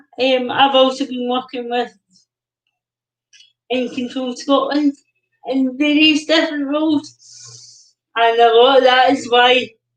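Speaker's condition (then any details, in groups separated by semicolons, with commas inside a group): Cerebral palsy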